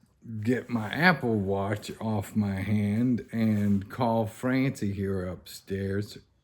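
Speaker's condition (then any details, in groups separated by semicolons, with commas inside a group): ALS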